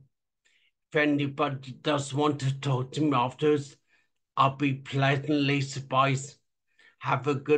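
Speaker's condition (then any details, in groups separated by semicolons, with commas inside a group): Traumatic brain injury; early tracheostomy, no speech, later virtually unintelligible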